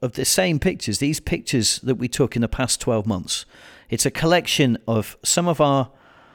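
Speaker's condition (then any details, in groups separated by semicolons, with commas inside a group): No condition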